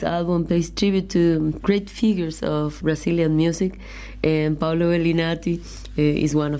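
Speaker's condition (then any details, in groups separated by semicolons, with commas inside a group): No condition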